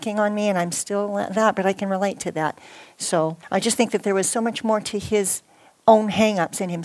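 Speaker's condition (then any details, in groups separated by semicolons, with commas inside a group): Cleft palate; born with cleft palate; ongoing speech impediment, partly overcome, notes own stumbling speech now; speech therapy growing up, unclear speech as child, sister a year and half younger interpreted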